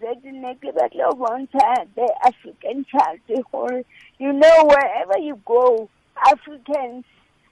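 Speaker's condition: Cerebral palsy; since childhood

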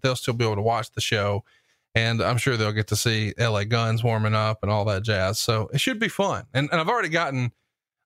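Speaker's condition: No condition

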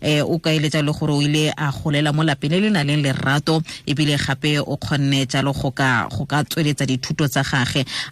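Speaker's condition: No condition

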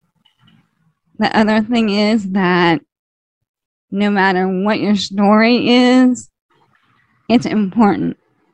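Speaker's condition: ALS, slow progressing

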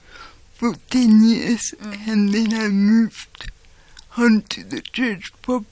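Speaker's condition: Cerebral palsy; doctors predicted never walking, never talking, never getting an education

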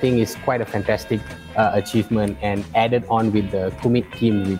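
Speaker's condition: No condition

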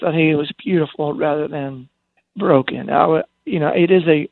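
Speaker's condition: Spasmodic dysphonia; muscle spasms break voice apart when speaking loudly or projecting, lost voice control

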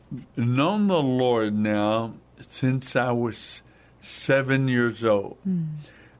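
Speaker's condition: Hemorrhagic stroke, hemorrhagic, basal ganglia

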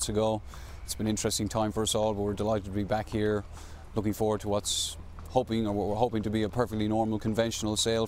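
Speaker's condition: No condition

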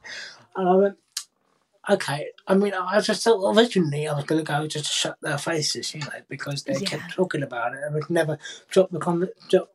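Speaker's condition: Cerebral palsy, profound hearing loss; no longer signs

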